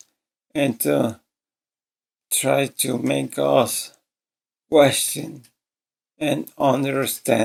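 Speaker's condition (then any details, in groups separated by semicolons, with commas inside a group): ALS; voice severely damaged, hard to understand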